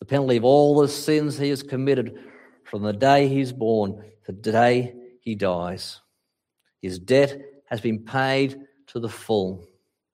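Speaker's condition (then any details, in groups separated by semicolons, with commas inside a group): No condition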